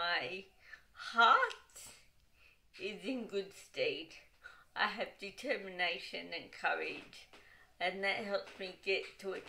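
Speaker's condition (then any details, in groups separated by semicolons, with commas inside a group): Cerebral palsy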